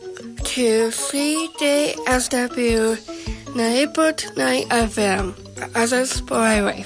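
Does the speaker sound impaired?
Yes: Down syndrome; long-standing problems with talking; talking problems present during recording; problems with talking a lot, present right now.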